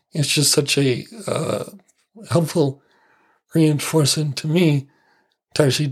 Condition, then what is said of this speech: ALS (motor neuron disease). And I do think that my facial and jaw and inside, my whole anatomy is not quite the same, mm-hmm.